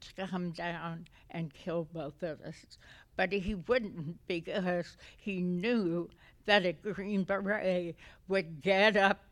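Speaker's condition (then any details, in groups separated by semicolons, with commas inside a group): Essential tremor; essential tremor affecting voice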